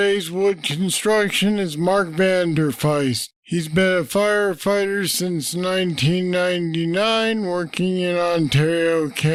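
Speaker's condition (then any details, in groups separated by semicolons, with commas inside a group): Parkinson's disease; deep brain stimulators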